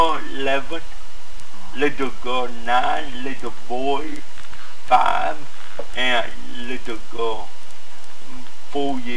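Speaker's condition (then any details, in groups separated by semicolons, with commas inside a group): Cerebral palsy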